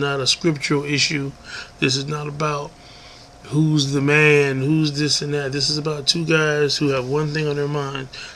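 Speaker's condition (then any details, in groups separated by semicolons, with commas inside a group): No condition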